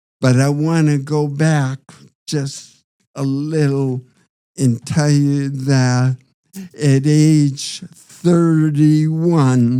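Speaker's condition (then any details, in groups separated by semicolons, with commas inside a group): Parkinson's disease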